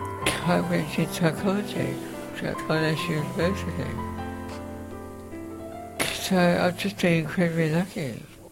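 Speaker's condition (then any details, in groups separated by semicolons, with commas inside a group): Facioscapulohumeral muscular dystrophy, facioscapulohumeral (FSHD); respirator pump wheezing audible in recording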